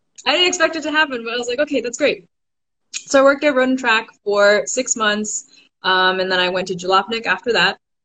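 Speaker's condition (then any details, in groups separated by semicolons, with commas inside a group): No condition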